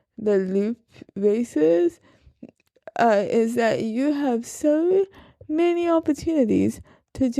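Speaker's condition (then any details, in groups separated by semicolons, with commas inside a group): Cerebral palsy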